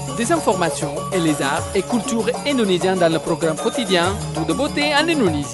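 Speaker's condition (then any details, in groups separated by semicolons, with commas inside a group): No condition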